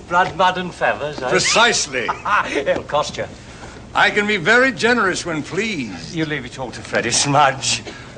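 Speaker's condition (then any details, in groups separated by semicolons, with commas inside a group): No condition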